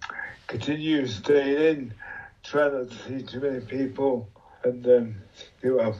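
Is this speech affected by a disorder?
Yes: motor neuron disease; first physiotherapist Amy Parkes, occupational therapist help with gadgetry; followed by MND, respiratory and long-term ventilation teams at Preston.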